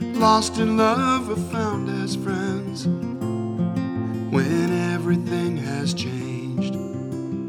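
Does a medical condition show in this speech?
No.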